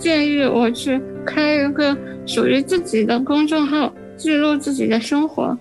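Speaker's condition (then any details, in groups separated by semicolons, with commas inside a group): Spinal muscular atrophy, severe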